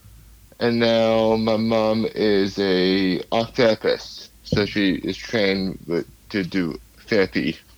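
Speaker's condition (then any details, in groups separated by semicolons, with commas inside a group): Cerebral palsy; cerebral palsy from birth, lifelong, affects speech and physical abilities; adult, past speech therapy, rock band video game from mother used alongside; hard for others to understand at first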